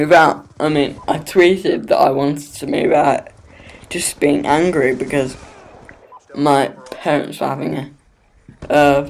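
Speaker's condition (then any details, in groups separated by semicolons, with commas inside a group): Cerebral palsy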